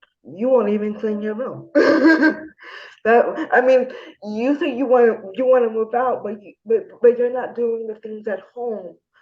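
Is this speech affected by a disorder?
Yes: spastic diplegia cerebral palsy.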